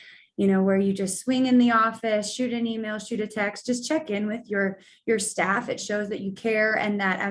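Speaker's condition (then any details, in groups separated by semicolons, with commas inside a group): No condition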